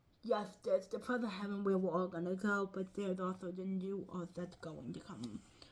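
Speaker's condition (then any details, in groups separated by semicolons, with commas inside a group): Cerebral palsy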